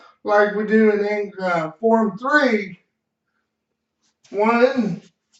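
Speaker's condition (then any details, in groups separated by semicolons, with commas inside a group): Cerebral palsy; slight speech impediment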